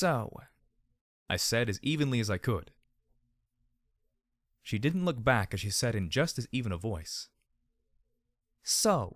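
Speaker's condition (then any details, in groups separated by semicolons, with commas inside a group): No condition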